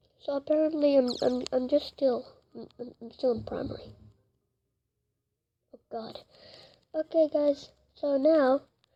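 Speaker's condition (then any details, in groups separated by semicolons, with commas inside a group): No condition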